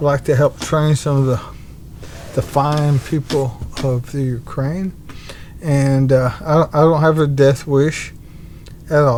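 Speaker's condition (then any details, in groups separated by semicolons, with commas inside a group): ALS; bulbar-upper onset, tongue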